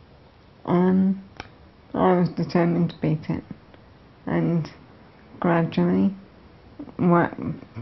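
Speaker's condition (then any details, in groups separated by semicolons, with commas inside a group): Multiple sclerosis; jaw ache, drooling when painting with mouth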